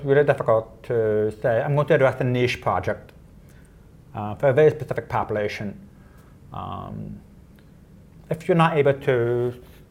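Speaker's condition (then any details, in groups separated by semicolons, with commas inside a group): Deafness; unable to make phone calls unaided; uses Roger Voice app captioning phone calls instantly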